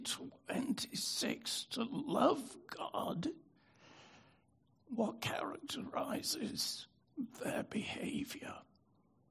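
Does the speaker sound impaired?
Yes: spasmodic dystonia; brain disorder.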